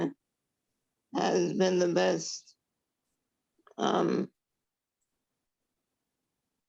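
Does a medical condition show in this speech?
Yes: traumatic brain injury.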